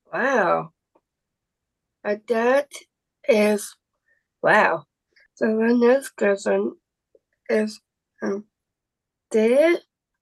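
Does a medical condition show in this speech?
Yes: Down syndrome.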